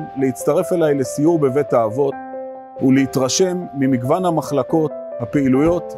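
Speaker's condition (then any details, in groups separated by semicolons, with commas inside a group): No condition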